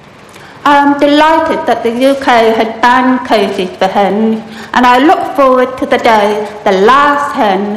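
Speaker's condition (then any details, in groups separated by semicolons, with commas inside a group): Profound deafness; mother taught basic speech before school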